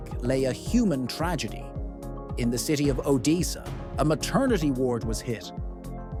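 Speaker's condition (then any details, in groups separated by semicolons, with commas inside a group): No condition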